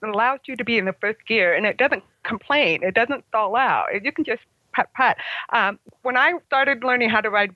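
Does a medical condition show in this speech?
Yes: congenital hearing loss; congenital deafness, mother had German measles in pregnancy, about 75% hearing loss; cannot hear motorcycle engine or tires, relies on other cues to shift gear.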